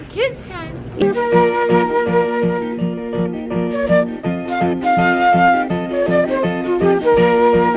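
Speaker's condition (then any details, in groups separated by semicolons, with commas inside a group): No condition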